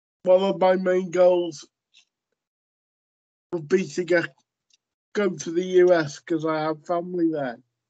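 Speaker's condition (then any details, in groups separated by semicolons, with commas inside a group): Cerebral palsy; lifelong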